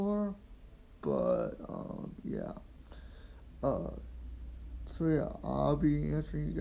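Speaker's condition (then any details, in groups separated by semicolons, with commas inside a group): Quadriplegic cerebral palsy; history of swallowing problems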